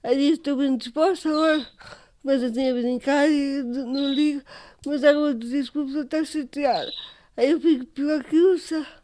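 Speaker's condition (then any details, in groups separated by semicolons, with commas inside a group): Cerebral palsy; asks others to take money from wallet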